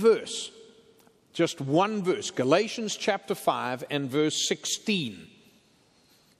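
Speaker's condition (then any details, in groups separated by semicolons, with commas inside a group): No condition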